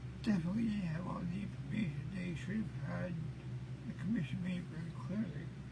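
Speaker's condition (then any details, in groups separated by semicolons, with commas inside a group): Cerebral palsy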